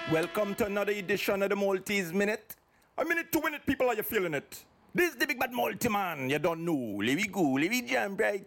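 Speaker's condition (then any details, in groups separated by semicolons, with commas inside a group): No condition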